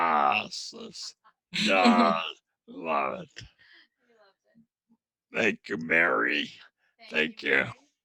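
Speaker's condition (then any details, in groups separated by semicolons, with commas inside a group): Traumatic brain injury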